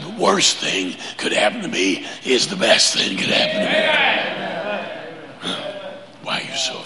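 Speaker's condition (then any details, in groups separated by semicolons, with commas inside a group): Laryngeal cancer; much weaker than before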